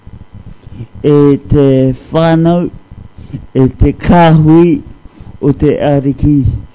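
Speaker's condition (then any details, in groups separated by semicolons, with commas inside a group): Cerebral palsy; discovered at age 2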